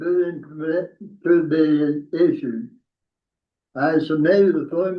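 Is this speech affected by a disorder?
Yes: tongue cancer.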